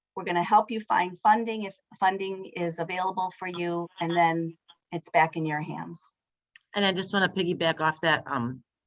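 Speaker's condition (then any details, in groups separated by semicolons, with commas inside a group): No condition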